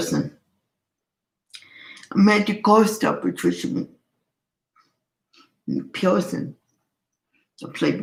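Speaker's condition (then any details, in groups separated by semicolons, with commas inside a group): Cerebral palsy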